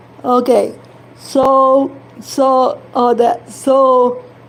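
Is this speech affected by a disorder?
Yes: cerebral palsy; affects hand.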